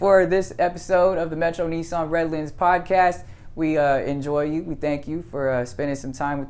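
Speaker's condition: No condition

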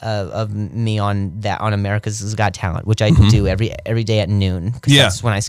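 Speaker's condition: Stuttering; vocal contusion and major concussion, seen by neurologist, chiropractor, physical therapist; still stutters; stuck on words starting with 'in', long blocks, very pronounced three years earlier; repeated sounds, repeated words

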